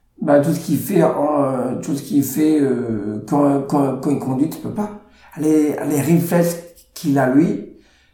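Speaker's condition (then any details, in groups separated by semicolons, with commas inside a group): Down syndrome; about 42 years since birth, slower reflexes, some former physical activities no longer done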